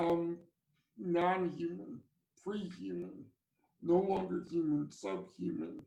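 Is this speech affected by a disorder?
Yes: cerebral palsy; from birth.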